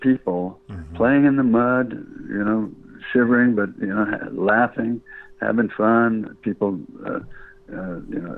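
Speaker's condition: Parkinson's disease

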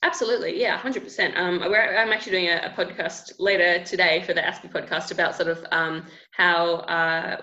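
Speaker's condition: No condition

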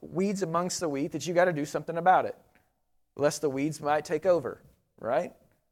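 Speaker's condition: No condition

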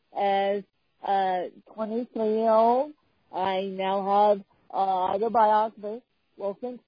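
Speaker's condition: Cerebral palsy; chronic physical disability

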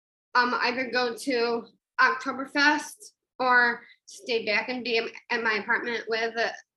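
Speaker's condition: Down syndrome; studied public speaking

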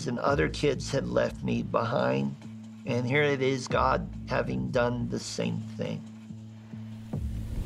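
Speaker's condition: Bilateral cleft lip and palate; congenital, no roof of mouth, no upper lip, upper face unformed, many years of cosmetic and corrective surgery

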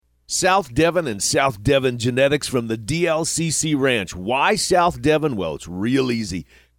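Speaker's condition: No condition

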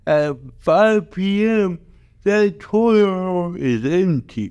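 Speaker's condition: Cerebral palsy

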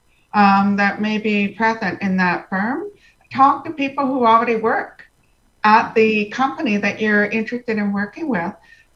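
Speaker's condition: Profound hearing loss; congenital

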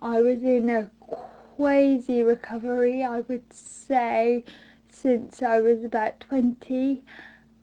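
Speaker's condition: Mild cerebral palsy; diagnosed at 15, about 10 years since diagnosis, mid-20s, childhood hospital and physiotherapist assessments

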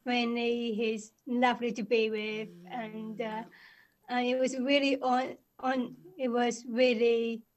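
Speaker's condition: Down syndrome; speech developed well, helped by childhood voice work and speech work combined with movement in drama

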